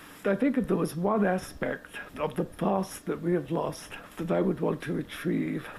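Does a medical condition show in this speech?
Yes: motor neurone disease; speaking through air contraption enabling breathing, still able to talk, interviewed down the line.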